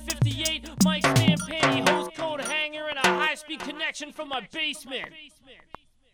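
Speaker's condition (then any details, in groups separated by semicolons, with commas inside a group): No condition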